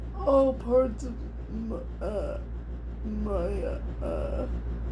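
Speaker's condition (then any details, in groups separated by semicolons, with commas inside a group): Cerebral palsy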